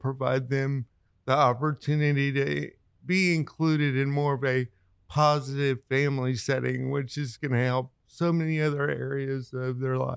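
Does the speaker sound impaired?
Yes: cerebral palsy; pretty able-bodied, gets around pretty well.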